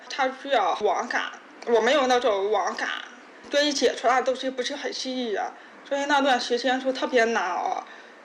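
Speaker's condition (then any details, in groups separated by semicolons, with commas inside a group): Hearing impairment; learned speech through daily drills, parents speaking from behind, words repeated hundreds of times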